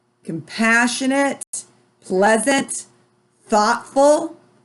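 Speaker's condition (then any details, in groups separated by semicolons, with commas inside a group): No condition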